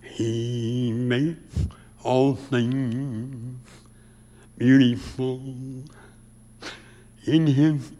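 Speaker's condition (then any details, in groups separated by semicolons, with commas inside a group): Severe speech impediment; about age 84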